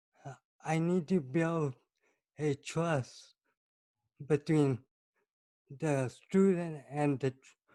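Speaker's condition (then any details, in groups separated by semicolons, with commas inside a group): Cerebral palsy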